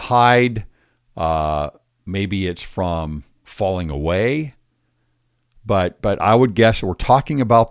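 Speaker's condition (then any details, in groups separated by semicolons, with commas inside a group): No condition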